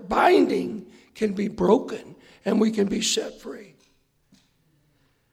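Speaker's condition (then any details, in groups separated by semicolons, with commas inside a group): Hoarseness after vocal cord surgery; earlier doctor attributed voice problem to aging, sought second opinion; hard for listeners to hear, not smooth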